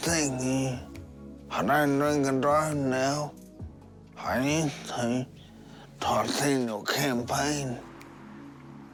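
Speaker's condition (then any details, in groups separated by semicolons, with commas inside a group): Brain injury; severe brain injury, fall from moving vehicle, head run over; 11 years since injury, long rehab; long rehab to regain talking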